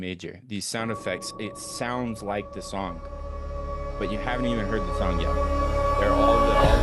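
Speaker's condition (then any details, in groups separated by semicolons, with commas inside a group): No condition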